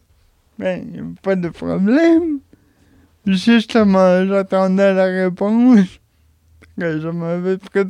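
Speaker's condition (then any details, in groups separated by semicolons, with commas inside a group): Cerebral palsy; since birth, unable to walk, personal helper comes, respite house since age 8 or 9; age 31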